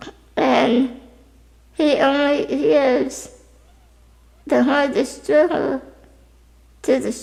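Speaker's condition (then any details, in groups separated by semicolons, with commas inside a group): Spinal muscular atrophy type 2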